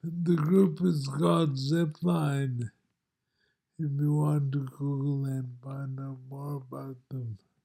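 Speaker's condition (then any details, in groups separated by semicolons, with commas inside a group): Multiple sclerosis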